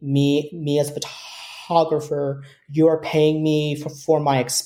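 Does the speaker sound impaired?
Yes: stuttering; developmental stutter since about age 5, persisted into adulthood, varied speech therapies and groups; here repeated words, blocks.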